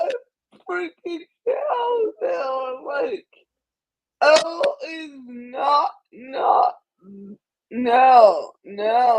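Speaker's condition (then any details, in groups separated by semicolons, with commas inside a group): Cerebral palsy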